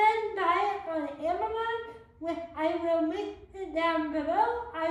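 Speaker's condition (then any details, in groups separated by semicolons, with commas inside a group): Cerebral palsy, spastic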